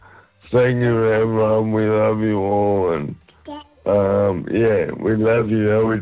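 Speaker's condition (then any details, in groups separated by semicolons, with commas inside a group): MND; motor neurone disease, diagnosed a little over a month ago; symptoms stable, managed with diet and exercise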